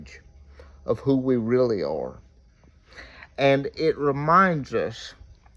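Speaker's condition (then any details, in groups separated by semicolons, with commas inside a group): Cerebral palsy; reports speaking clearly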